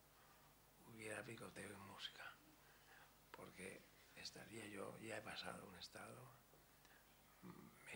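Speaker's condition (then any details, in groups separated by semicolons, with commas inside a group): ALS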